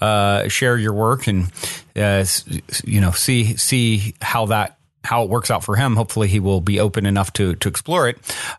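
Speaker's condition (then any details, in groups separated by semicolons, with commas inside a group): No condition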